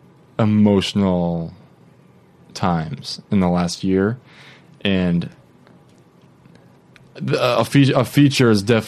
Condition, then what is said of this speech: Stuttering. So you hear me stuttering, you can see me, my face twitching, all these things.